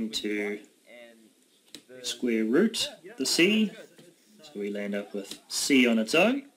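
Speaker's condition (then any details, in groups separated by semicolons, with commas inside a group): No condition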